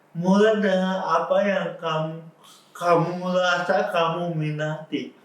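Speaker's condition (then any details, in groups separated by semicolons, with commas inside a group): Cerebral palsy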